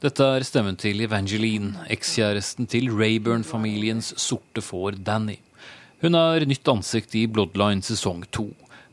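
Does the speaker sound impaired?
No.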